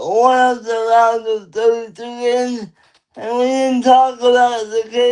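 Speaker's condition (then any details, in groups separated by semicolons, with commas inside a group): Cerebral palsy; lifelong; limited energy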